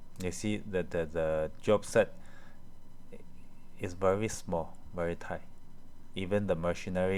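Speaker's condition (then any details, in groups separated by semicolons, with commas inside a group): No condition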